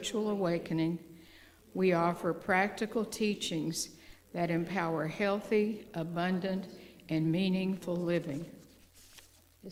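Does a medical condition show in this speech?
No.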